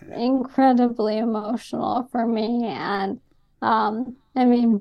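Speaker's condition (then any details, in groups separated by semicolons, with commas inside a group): ALS; Columbia University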